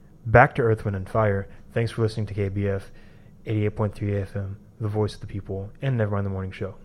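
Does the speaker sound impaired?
No.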